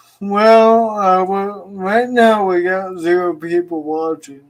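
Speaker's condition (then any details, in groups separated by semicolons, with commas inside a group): Cerebral palsy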